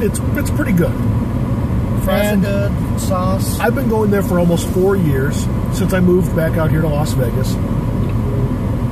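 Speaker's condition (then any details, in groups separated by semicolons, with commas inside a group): No condition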